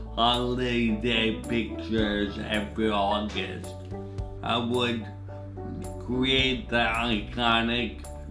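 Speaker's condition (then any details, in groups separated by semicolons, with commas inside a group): Traumatic brain injury (pontine cavernoma)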